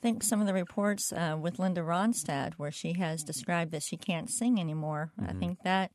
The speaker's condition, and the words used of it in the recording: Cleft palate. And I found that when I realized that people with Parkinson's can speak better when they use intent and put forth more effort, it actually helped my own communication disorder.